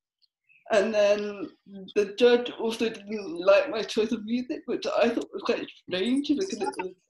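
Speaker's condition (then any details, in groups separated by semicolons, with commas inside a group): Cerebral palsy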